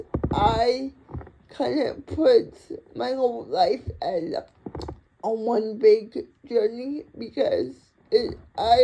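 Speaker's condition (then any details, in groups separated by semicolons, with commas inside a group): Cerebral palsy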